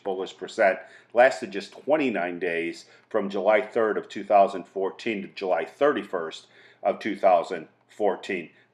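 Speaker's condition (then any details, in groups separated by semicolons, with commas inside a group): No condition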